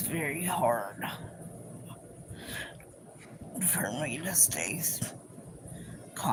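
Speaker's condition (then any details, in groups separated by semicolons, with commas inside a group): Cerebral palsy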